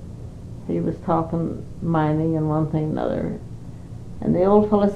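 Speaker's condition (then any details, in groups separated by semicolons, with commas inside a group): Parkinson's disease; 5 years since onset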